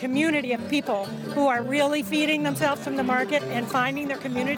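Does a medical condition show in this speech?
No.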